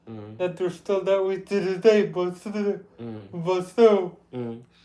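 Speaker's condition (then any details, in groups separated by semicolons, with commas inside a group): Cerebral palsy; with developmental delay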